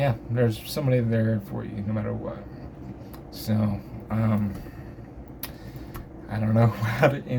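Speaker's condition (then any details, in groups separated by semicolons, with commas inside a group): Cerebral palsy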